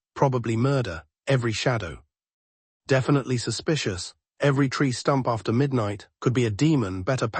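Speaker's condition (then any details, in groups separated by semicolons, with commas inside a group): No condition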